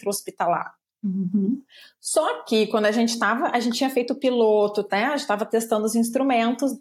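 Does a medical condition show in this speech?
No.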